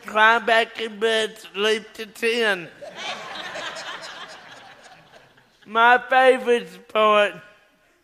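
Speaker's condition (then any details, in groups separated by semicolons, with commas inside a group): Cerebral palsy; allow straightening arm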